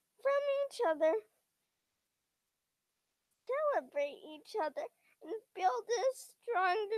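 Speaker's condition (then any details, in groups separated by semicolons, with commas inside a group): Cerebral palsy; periventricular leukomalacia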